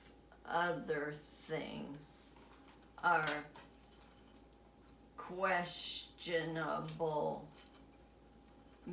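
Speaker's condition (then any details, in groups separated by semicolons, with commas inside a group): Essential tremor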